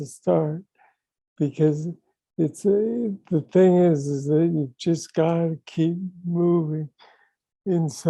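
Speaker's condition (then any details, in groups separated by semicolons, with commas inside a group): Young onset Parkinson's disease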